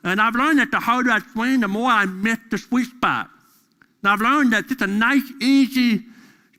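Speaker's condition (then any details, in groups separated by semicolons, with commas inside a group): Deafness; deaf during school years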